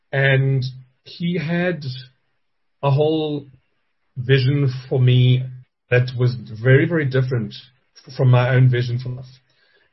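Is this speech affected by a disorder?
Yes: stuttering; stuttering since childhood, lifelong speech impediment; stutter still present in adulthood; as child ordered food could say not wanted, feared speaking; here prolonged sounds.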